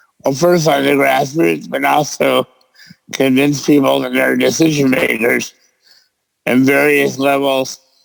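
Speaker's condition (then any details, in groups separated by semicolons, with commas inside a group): Cerebral palsy; present since birth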